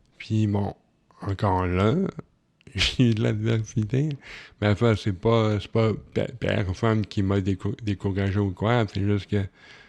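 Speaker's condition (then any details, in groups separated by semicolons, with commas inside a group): Cerebral palsy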